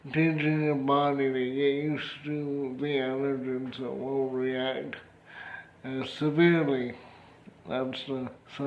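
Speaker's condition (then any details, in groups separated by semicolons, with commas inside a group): Spastic cerebral palsy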